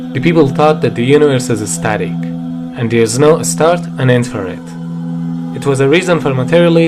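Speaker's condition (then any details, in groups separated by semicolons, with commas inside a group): No condition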